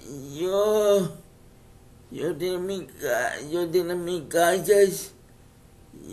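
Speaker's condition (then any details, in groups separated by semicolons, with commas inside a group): Cerebral palsy; speech affected by cerebral palsy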